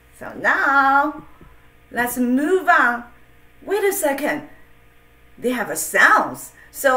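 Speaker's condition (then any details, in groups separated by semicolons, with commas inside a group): No condition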